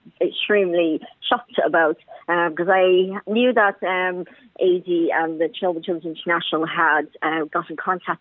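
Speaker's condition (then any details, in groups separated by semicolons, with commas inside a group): Cleft palate; congenital cleft palate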